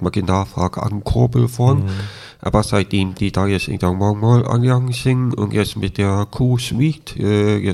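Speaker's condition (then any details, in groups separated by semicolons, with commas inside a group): Deafness with cochlear implant; raised orally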